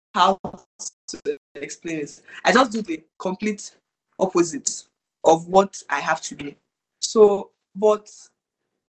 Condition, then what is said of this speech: Stuttering. But your family, when you're the only one that still stammers very obviously, they would